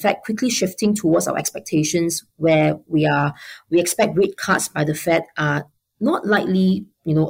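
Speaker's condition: No condition

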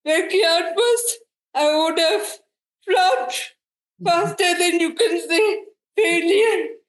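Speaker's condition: Cerebral palsy, quadriplegic

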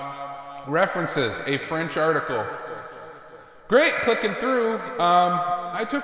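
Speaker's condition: No condition

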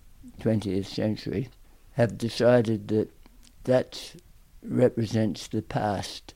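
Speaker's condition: Tongue cancer, aggressive; lasting speech and swallowing problems

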